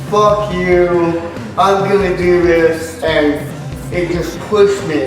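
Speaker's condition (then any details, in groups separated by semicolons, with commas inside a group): Cerebral palsy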